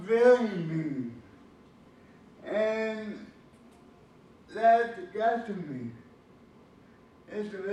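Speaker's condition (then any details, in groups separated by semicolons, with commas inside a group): Cerebral palsy; speech impediment, different speech pattern, voice hard to understand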